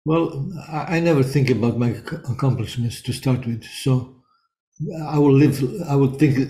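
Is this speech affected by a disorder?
Yes: Parkinson's disease; onset around age 55 or 56, stopped playing guitar because could not play syncopation; about 12 years since diagnosis, ping pong therapy 2-3 times weekly, syncopation regained, symptoms improved.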